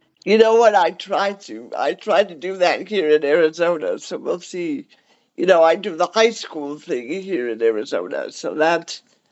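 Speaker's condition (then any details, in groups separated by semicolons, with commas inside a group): Cerebral palsy; cerebral palsy, wheelchair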